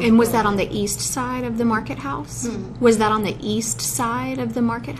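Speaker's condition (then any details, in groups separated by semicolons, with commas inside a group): No condition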